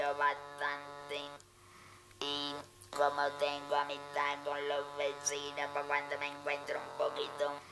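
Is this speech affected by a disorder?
Yes: total laryngectomy; laryngeal cancer.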